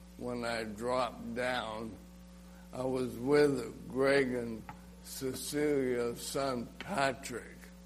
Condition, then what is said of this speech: ALS (motor neuron disease). You can hear my slur.